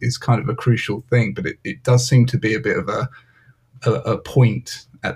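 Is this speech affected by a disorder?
No.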